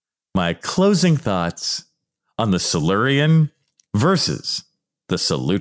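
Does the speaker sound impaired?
No.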